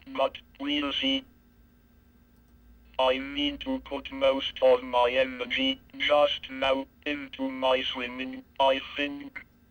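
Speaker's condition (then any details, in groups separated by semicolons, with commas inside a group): Cerebral palsy, speech-generating device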